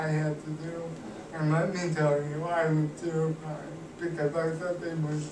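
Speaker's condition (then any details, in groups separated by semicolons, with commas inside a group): Cerebral palsy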